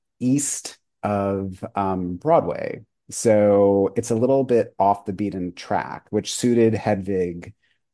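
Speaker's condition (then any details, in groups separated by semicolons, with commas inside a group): No condition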